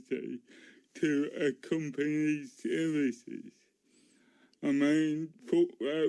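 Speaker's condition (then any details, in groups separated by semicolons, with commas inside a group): Cerebral palsy; speech noticeably affected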